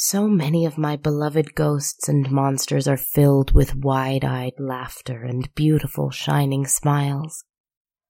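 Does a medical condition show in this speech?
No.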